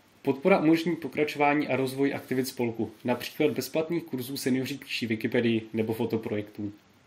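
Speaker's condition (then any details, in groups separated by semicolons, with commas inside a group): No condition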